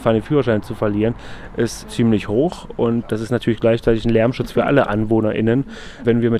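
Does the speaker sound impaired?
No.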